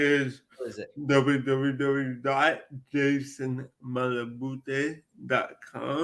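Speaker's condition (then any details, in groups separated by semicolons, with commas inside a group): Cerebral palsy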